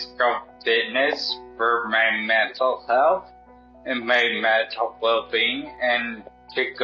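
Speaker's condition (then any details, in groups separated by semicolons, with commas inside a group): Traumatic brain injury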